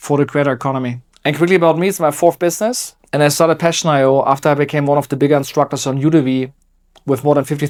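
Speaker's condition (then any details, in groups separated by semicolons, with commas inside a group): No condition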